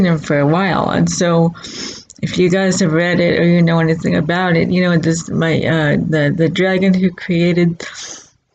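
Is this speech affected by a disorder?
Yes: cerebral palsy.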